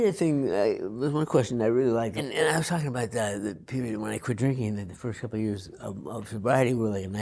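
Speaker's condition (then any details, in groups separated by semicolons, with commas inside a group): Parkinson's disease; onset involuntary pinky movement; quiet speech, listeners lean in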